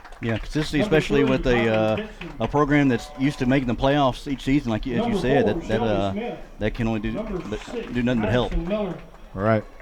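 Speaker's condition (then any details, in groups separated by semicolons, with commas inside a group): No condition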